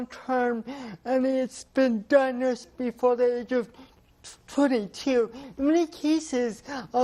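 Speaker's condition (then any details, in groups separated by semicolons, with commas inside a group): Cerebral palsy; talking impacted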